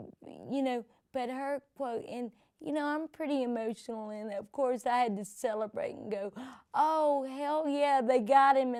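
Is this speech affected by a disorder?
Yes: cerebral palsy; present from birth.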